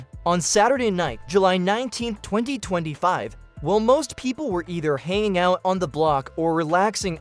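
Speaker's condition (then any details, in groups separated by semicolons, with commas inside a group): No condition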